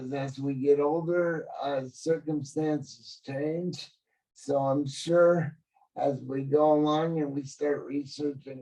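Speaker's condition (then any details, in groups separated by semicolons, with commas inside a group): Cerebral palsy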